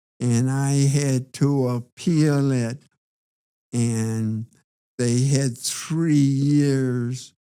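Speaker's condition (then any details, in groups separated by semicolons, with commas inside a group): Parkinson's disease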